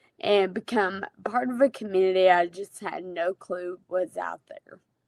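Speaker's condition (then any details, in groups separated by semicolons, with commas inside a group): Friedreich's ataxia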